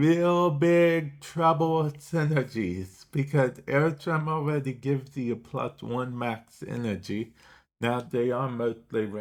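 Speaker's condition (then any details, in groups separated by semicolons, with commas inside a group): Cerebral palsy; speech intermittently affected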